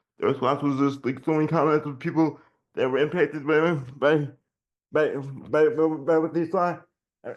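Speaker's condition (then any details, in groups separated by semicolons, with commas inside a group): Generalized dystonia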